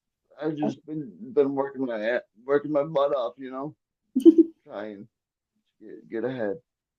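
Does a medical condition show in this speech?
Yes: cerebral palsy, quadriplegic.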